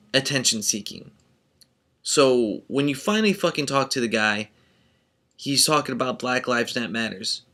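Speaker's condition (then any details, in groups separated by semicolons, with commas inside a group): No condition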